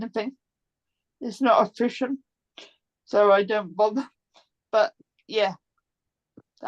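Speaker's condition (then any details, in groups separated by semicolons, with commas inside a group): Cerebral palsy; complex form, present from birth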